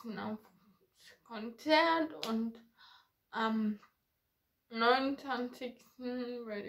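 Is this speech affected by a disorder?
Yes: ataxia; ataxia affecting hands and fingers.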